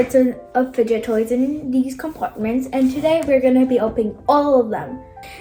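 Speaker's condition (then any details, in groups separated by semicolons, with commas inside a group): No condition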